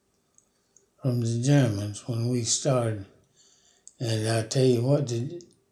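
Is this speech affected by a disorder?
Yes: Parkinson's disease; never broken a bone.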